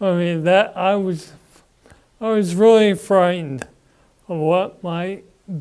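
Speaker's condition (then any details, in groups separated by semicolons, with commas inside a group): Parkinson's disease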